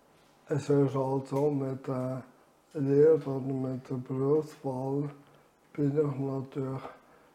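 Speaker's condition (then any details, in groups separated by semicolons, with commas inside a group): ALS; reduced air makes talking effortful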